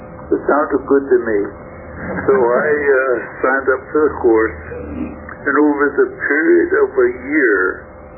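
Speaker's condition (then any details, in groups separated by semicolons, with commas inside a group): Stroke affecting throat muscles; first stroke about 3 years ago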